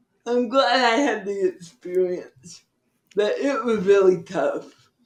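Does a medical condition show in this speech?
Yes: cerebral palsy; from birth.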